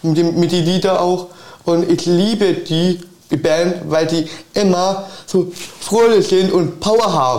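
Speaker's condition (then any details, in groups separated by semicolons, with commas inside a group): Down syndrome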